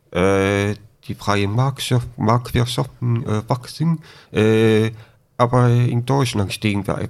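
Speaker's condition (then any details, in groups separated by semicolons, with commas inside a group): Deafness with cochlear implant, congenital deafness; no sign language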